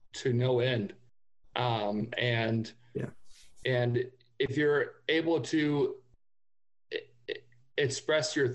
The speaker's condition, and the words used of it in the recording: Stuttering. Like there are plenty of times where when I'm having a conversation with someone that I just met, I will tell them that, sorry, I have a stutter.